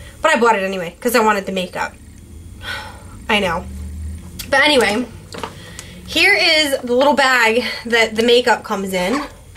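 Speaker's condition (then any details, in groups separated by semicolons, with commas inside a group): No condition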